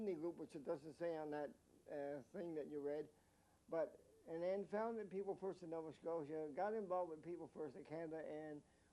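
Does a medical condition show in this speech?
Yes: mild cerebral palsy.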